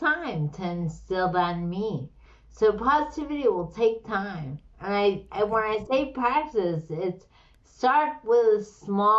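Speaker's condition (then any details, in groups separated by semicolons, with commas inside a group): Slurred speech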